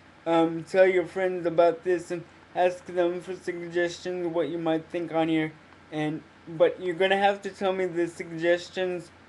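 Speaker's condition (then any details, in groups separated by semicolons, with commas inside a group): Cerebral palsy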